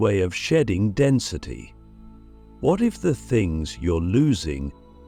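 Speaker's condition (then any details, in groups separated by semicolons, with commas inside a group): No condition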